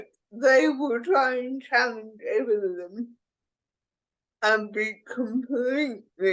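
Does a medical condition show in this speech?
Yes: cerebral palsy; speech impediment.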